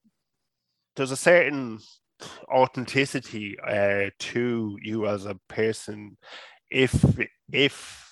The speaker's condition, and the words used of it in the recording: Stuttering. I don't really have a choice as in if I'm going to stutter, but I really do have a choice in how I stutter as well.